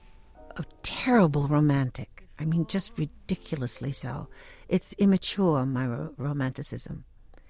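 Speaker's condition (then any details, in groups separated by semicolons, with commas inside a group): No condition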